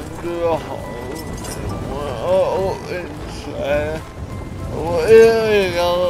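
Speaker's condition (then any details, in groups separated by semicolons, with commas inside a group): Cerebral palsy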